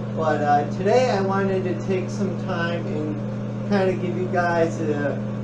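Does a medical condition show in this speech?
Yes: cerebral palsy; affects feet and gait.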